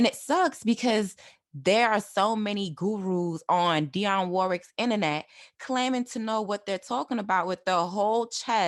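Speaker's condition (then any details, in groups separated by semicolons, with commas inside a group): No condition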